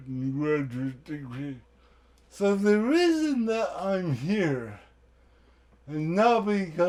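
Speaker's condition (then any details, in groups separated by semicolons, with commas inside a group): Cerebral palsy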